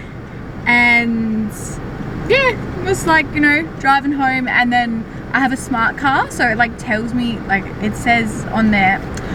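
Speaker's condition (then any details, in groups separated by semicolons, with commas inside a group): No condition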